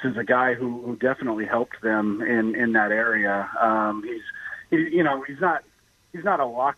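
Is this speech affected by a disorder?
No.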